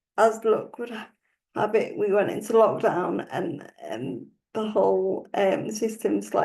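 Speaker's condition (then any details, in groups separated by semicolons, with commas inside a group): Cerebral palsy; full-time wheelchair user, needs assistance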